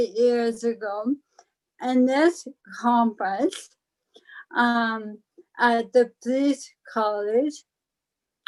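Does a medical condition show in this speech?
Yes: ALS; slight speech impairment.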